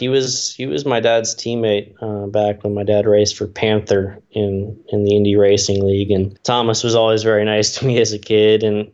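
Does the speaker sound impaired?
No.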